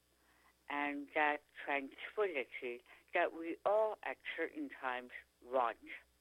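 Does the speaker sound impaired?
Yes: tongue cancer; after surgery could not speak or swallow, feeding tube, now speaks pretty clearly.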